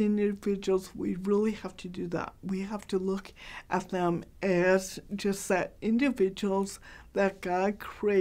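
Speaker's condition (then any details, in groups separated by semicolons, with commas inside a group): Cerebral palsy, mild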